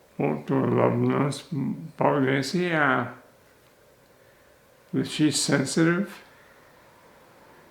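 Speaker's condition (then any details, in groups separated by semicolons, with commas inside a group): Chronic progressive multiple sclerosis; chronic progressive form, onset as one-sided paralysis, recovered; about 46 years since diagnosis, progressed over years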